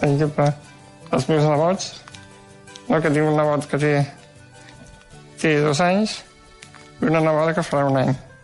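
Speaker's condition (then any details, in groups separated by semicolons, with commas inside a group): Duchenne muscular dystrophy; degenerative incurable form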